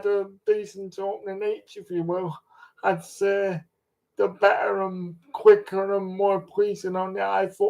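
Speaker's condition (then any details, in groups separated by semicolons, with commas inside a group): Cerebral palsy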